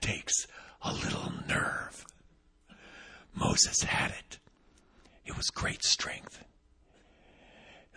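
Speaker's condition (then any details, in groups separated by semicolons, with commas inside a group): Vocal cord paralysis, unilateral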